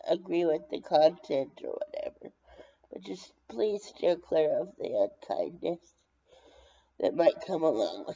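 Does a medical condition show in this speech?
Yes: brain injury.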